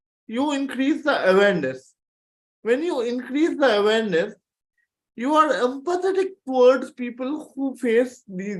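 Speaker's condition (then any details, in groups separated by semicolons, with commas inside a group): Cerebral palsy; from birth, four major surgeries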